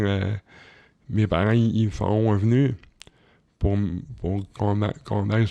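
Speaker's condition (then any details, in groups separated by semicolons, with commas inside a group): Cerebral palsy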